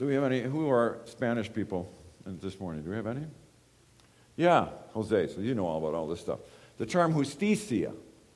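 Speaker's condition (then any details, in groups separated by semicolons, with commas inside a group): No condition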